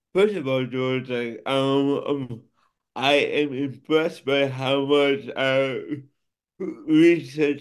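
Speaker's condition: Cerebral palsy; affects speech and motor skills

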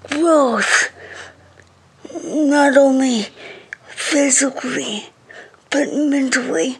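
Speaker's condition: Cerebral palsy; wheelchair user, speech and more

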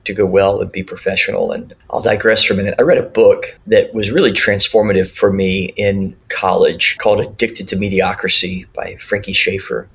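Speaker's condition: Cleft lip and palate; speech classes in childhood

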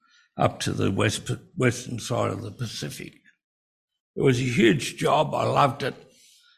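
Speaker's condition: Breathing-related speech difficulty

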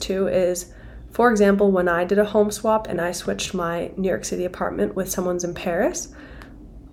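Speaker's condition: No condition

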